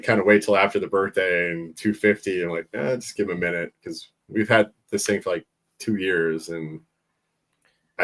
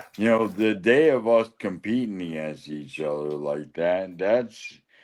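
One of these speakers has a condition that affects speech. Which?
The second: lou Gehrig's disease (ALS); right side and left hand weakness, cane, leg brace; over 5 years since onset, stumbling when walking; voice going, slurring worsens with longer talking.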